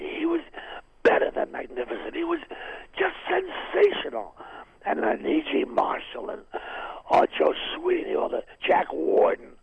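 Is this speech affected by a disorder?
Yes: throat cancer, vocal cord removed, partial laryngectomy, right vocal cord removed; vocal surgery removing part of larynx including right vocal cord, now a stump; years after laryngeal surgery, talking does not hurt; voice lost after surgery, left cord trained to reach past midline to stump for sound.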